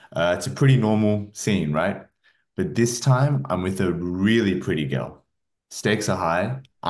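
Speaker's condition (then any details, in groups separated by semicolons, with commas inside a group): No condition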